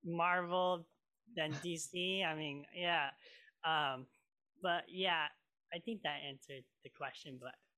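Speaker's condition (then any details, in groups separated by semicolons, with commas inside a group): Cleft lip and palate; lip scar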